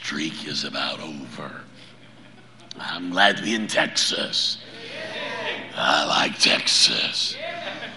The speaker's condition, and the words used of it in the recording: Throat cancer. So you get my Batman voice tonight.